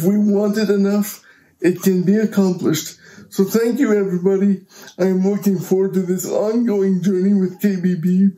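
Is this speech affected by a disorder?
Yes: cerebral palsy; present from birth, uses power wheelchair.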